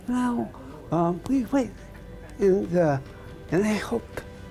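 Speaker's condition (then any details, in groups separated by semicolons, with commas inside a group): Voice dystonia; segmental dystonia, voice box, pharynx, likely tongue and lips; about 2.5 years since voice loss, starting tongue botulinum toxin; voice lost, tongue spasms during speech, bites marker, synthetic voice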